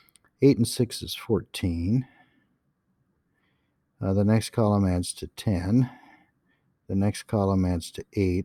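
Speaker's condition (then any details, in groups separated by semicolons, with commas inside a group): No condition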